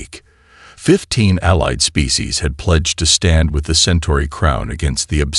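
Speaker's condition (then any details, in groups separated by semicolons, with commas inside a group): No condition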